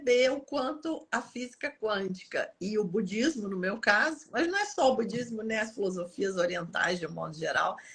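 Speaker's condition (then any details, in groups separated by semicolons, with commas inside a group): No condition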